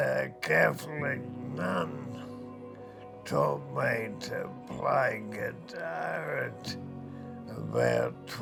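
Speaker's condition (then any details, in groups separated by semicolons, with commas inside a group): MND; first symptoms in speech; speech affected first, can no longer sing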